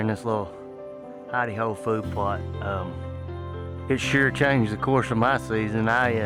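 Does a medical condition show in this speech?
No.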